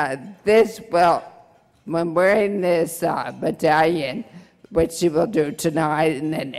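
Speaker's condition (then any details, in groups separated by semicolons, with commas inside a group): Brain injury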